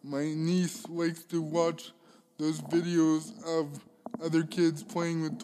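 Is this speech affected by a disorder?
Yes: cerebral palsy; arms held in permanent y position.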